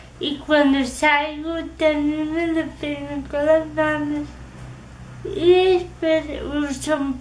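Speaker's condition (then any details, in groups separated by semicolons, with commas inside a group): Cerebral palsy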